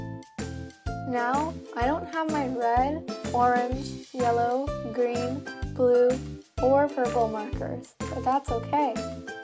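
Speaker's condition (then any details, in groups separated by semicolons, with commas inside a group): No condition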